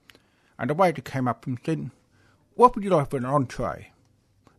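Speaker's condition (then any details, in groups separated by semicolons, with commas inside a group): Hearing loss with cochlear implants; right implant 10-11 years ago, left 2-3 years later, 4-hour operation, dead hair cells, formerly hearing aids; asks others to speak slowly, struggles when people talk quickly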